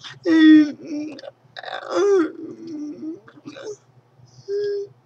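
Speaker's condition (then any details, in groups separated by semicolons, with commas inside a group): Cerebral palsy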